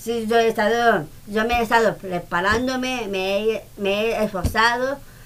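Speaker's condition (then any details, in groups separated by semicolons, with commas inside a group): Down syndrome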